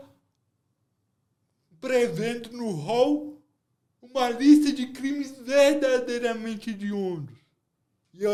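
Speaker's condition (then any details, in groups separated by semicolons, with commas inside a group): Cerebral palsy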